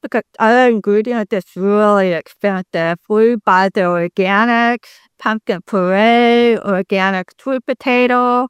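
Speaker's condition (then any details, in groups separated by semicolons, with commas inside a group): Deafness, congenital; speaks very well per host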